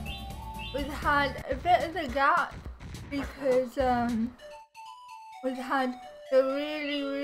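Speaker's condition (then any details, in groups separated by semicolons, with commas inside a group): Cerebral palsy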